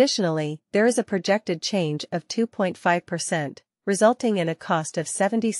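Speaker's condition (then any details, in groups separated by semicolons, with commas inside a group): No condition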